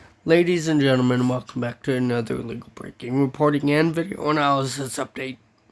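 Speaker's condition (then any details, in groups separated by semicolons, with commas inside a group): Cerebral palsy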